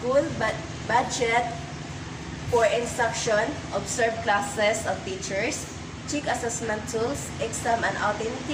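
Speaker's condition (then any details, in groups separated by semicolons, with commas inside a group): No condition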